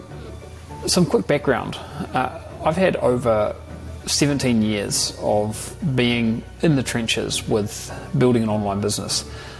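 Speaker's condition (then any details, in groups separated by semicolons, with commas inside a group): No condition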